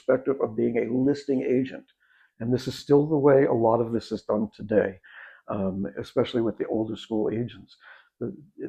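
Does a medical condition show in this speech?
No.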